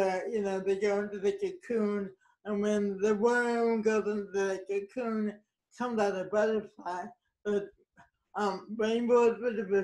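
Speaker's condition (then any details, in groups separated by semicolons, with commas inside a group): Cerebral palsy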